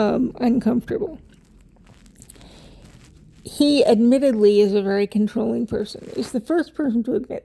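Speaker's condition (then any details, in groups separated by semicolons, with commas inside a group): Cerebral palsy; wheelchair user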